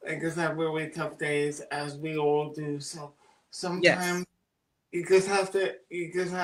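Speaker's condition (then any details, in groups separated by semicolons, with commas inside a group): Cerebral palsy; oxygen loss at birth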